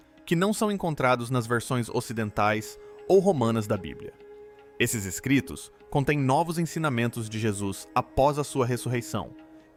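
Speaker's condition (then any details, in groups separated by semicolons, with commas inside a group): No condition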